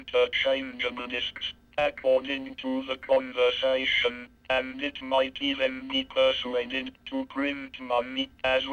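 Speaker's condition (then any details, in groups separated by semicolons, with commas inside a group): Cerebral palsy, speech-generating device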